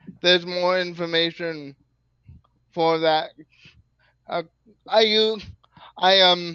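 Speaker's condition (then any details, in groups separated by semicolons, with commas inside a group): Cerebral palsy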